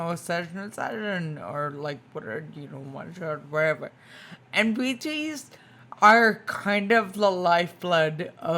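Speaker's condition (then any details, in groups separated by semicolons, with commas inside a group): Spinocerebellar ataxia type 2, SCA2; tongue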